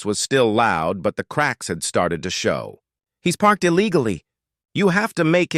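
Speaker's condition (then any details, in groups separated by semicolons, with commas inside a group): No condition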